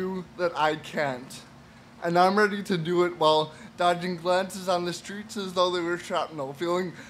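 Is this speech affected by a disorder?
Yes: cerebral palsy; from birth, mild, birth brain injury, spastic, affects hands.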